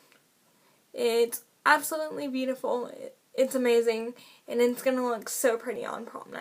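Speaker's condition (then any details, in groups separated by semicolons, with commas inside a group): Cerebral palsy, spastic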